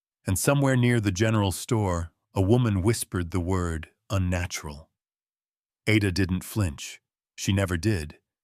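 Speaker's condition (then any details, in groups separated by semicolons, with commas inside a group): No condition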